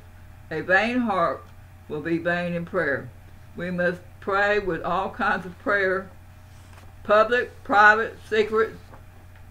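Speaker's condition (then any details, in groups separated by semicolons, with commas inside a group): Parkinson's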